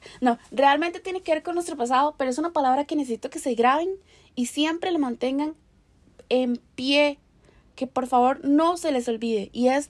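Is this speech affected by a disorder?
No.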